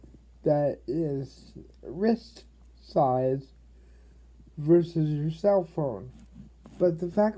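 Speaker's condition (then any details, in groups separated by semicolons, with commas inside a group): Cerebral palsy; reliable voice, uses voice control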